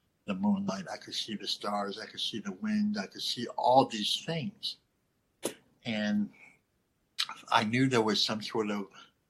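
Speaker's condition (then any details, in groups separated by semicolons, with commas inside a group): Cleft lip and palate; lisp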